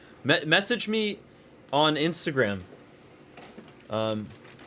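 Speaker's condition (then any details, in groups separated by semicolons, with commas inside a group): No condition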